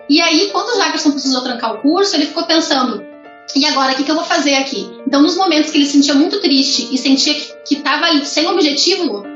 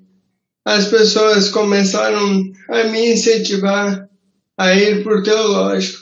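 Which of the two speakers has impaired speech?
The second: amyotrophic lateral sclerosis; genetic form, earlier diagnosed hereditary spastic paraparesis, leg weakness; increasingly impaired speech and walking.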